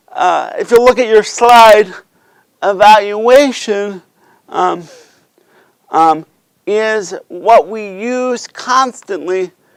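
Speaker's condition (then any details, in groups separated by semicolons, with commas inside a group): Cerebral palsy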